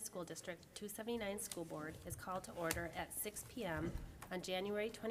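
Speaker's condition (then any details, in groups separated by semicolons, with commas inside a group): No condition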